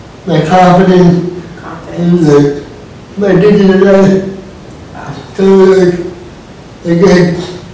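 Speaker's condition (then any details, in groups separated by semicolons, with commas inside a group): Cerebral palsy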